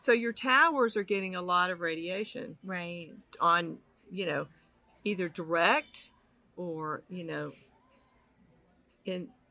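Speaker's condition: No condition

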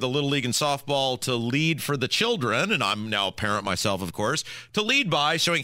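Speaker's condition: No condition

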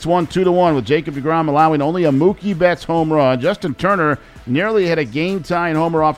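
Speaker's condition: No condition

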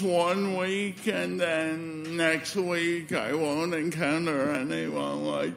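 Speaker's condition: Spastic cerebral palsy; cord around neck cut oxygen at birth, Bridgewater, diagnosed 18 months, foot surgery, 93 physio sessions; age 34, walks with limp, no longer falls, poor fine motor control, never written; obviously affected since childhood, much speech therapy, sounded asleep on phone, may be taken as drunk

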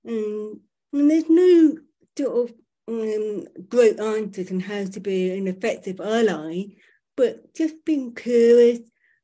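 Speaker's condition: Profoundly deaf, born profoundly deaf

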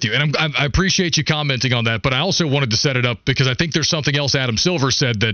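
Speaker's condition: No condition

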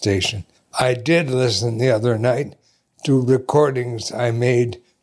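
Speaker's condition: ALS; does better as the day progresses

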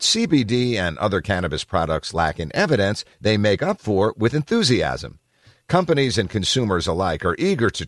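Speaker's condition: No condition

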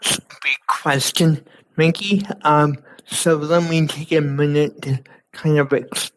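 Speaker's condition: Cerebral palsy; uses Dragon NaturallySpeaking voice activated computer software

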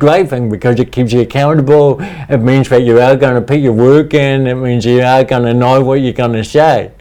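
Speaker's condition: Cerebral palsy; wheelchairs

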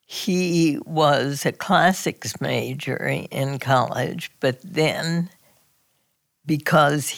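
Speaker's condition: Spasmodic dysphonia; diagnosis took six years, made at Johns Hopkins by neurologist and otolaryngologist, basal ganglia signal fault; strange, strangled-sounding voice, vocal cords crunch down unnaturally

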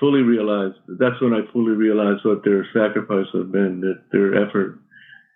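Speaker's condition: Parkinson's; shaky voice, may stumble on words

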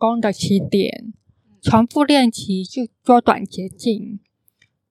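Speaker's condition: Congenital hearing impairment; cannot hear clearly

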